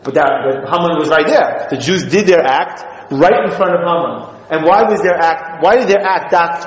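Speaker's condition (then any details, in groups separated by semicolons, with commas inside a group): No condition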